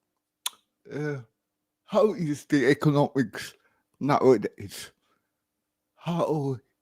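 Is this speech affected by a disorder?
Yes: cerebral palsy, severe.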